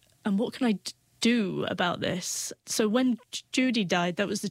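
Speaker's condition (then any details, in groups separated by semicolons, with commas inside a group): Stammering; neurological, brain function, not psychological, not due to nervousness, Scatman John directed to British Stammering Association; different way of speaking, needs more time to speak, taking deep breaths does not help; prolonged sounds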